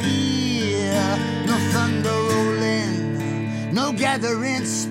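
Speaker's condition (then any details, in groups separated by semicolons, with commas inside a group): No condition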